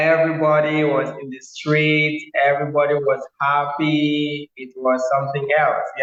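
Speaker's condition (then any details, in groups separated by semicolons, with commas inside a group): No condition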